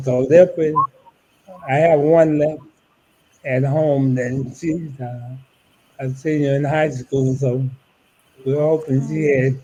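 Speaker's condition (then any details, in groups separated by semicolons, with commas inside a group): ALS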